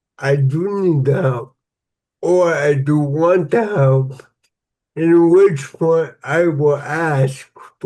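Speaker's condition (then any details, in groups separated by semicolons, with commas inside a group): Cerebral palsy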